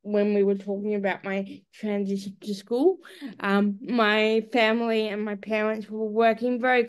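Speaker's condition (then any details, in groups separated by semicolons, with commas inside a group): Cerebral palsy; eye-controlled speech-generating device; nonverbal, speaks through eye-gaze device, vocal sounds as child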